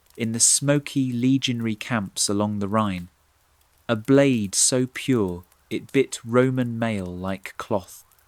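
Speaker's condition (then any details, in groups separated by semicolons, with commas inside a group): No condition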